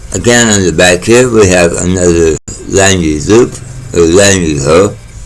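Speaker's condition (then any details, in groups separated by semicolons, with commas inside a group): Mouth cancer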